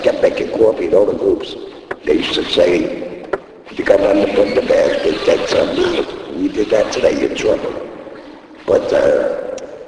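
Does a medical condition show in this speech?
Yes: laryngectomy; device placed in throat.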